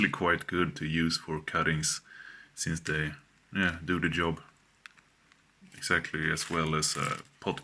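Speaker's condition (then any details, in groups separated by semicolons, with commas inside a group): No condition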